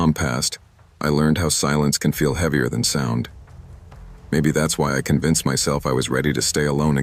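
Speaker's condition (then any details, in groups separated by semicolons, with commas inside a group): No condition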